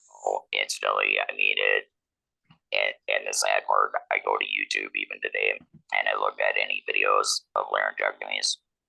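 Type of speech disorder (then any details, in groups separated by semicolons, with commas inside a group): Electrolarynx speech; laryngectomy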